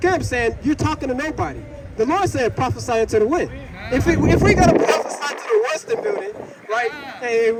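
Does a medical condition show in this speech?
No.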